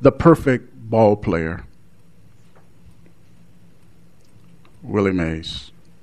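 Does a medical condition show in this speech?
No.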